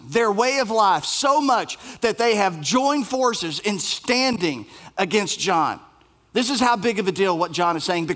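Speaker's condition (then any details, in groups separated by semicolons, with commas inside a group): No condition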